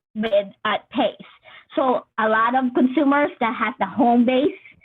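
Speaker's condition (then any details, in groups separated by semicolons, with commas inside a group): No condition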